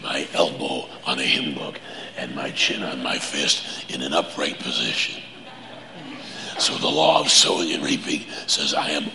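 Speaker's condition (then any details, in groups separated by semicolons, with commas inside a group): Laryngeal cancer; vocal cord cancer, prior chemo and radiation, 35 treatments over about seven weeks; cancer recurred at fourth three-month checkup, laryngectomy scheduled, no spread on MRI, PET scans; deep raspy 'Batman voice', much weaker than before, prosthesis speech planned after laryngectomy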